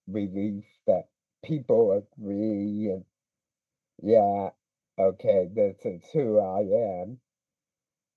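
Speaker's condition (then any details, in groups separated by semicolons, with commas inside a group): Speech impediment; pretty good speaker when comfortable, drama club and debate team experience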